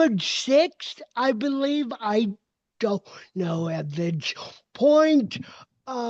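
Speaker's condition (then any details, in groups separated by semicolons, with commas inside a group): Cerebral palsy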